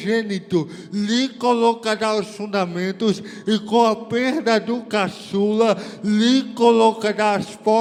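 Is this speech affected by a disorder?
Yes: cerebral palsy.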